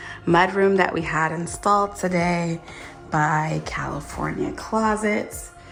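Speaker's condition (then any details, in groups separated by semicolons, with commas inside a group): No condition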